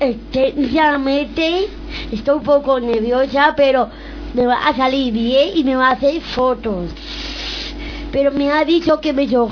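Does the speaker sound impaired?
Yes: Down syndrome; radio program of fundación síndrome de down de madrid; reads news item aloud on live radio.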